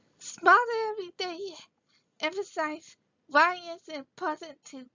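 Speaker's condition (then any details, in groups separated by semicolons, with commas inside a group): Cerebral palsy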